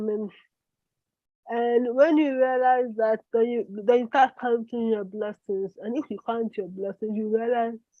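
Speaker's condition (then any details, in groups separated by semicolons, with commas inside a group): Cerebral palsy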